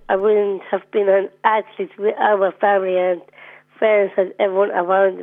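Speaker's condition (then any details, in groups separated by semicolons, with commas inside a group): Down syndrome; 29 years old; speaking by telephone on radio, first radio interview; sounds happy and bubbly per host, mostly short answers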